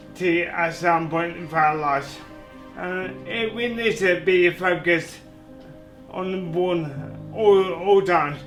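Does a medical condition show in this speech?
Yes: motor neurone disease; muscle wasting, especially shoulders.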